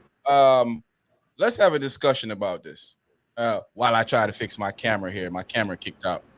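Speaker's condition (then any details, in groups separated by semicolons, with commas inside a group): No condition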